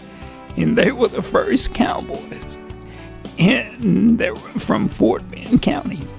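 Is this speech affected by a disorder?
Yes: vocal dysphonia; voice lost 25 years ago, former country and western singer; talks differently because of vocal dysphonia.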